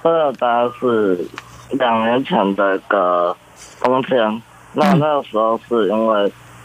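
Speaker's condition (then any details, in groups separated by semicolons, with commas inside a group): Congenital muscular dystrophy; present from birth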